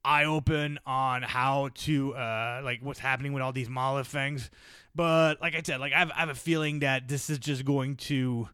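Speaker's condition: No condition

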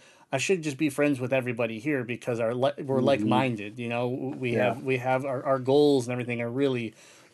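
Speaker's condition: Cleft palate; congenital cleft palate

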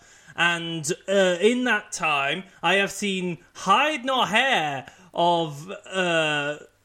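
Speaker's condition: No condition

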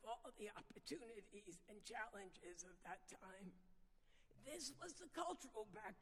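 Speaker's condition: Vocal dysphonia; noticeably sultry voice

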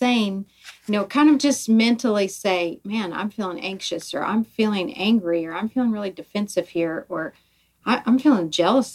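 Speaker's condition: No condition

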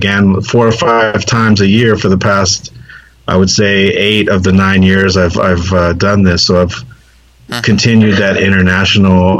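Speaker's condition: No condition

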